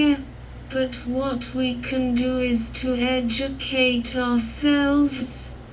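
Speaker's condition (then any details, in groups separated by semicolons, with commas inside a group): Cerebral palsy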